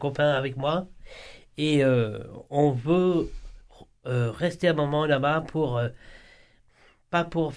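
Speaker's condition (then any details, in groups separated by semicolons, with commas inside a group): Down syndrome; congenital trisomy 21, present from birth, slower to learn and understand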